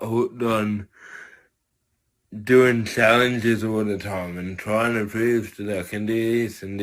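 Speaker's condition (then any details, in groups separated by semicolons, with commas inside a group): Cerebral palsy; from birth, tight muscles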